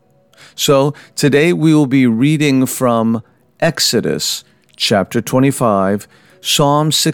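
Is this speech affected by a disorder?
No.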